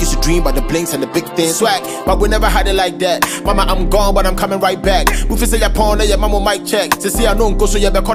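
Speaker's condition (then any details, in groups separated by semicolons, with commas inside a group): No condition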